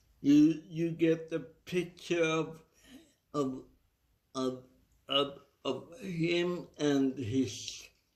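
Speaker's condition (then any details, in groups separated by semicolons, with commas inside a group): Cerebral palsy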